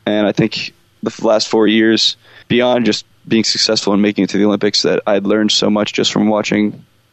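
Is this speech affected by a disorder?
No.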